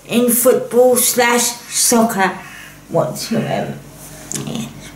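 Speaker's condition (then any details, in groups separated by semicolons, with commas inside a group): Cerebral palsy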